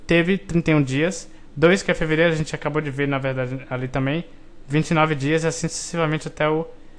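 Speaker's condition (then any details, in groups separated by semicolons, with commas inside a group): No condition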